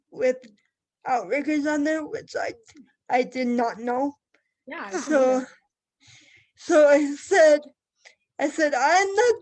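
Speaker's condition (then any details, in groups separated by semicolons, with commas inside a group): Cerebral palsy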